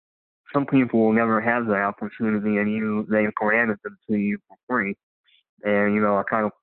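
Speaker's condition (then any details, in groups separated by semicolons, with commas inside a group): Cleft lip and palate; extreme leg deformities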